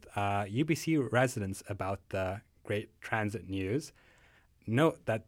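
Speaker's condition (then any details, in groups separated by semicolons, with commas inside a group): No condition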